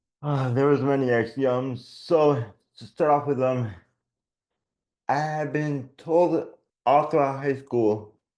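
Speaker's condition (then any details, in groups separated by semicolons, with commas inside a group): Generalized dystonia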